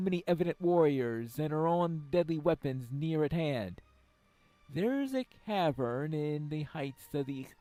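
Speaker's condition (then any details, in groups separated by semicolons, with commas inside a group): No condition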